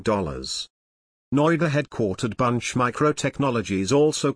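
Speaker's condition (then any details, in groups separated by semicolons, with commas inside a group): No condition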